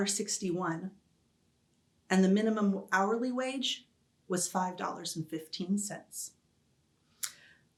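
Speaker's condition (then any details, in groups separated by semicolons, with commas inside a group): No condition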